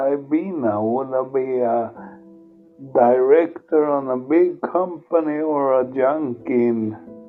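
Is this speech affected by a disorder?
Yes: multiple sclerosis; progressive form.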